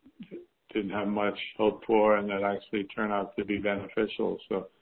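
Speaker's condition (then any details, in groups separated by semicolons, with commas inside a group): Parkinson's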